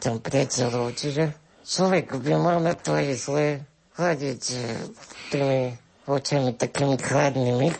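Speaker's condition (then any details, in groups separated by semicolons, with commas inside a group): Spinal muscular atrophy with tracheostomy; congenital progressive muscle wasting, onset early childhood, tracheostomy at age 14, ventilator breathing support; 24 years old, ventilator-assisted breathing via tracheostomy, progressive loss of ability to move; had to learn to push ventilator-delivered air up to vocal cords to speak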